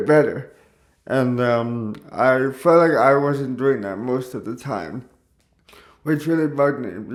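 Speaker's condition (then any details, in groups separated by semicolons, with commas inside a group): Cerebral palsy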